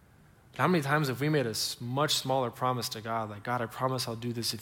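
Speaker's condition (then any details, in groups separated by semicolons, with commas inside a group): No condition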